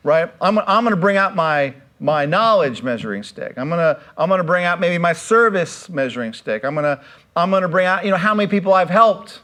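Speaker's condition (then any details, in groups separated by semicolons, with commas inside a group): No condition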